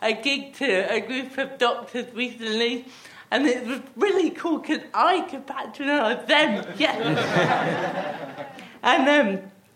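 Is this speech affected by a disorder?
Yes: athetoid cerebral palsy, athetoid with myotonia and ataxia.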